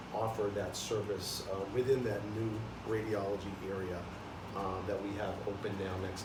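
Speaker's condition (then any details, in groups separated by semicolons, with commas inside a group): No condition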